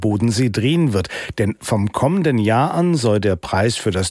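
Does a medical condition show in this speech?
No.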